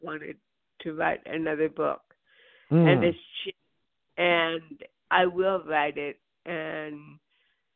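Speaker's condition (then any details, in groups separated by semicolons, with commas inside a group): Cerebral palsy; birth onset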